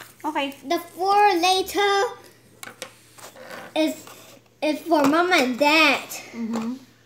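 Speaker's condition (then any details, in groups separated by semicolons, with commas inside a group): No condition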